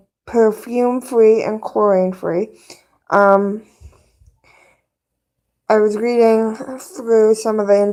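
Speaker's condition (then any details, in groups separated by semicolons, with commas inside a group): Cerebral palsy; both hands affected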